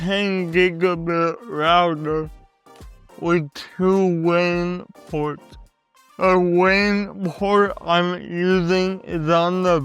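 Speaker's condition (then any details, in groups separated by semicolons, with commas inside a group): Cerebral palsy; voice often not understood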